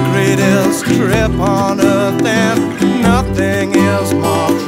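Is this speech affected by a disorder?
No.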